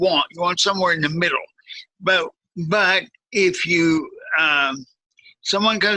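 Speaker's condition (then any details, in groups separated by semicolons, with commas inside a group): Cerebral palsy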